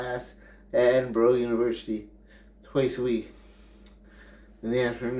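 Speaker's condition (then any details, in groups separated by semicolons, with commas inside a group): Brain injury; memory greatly affected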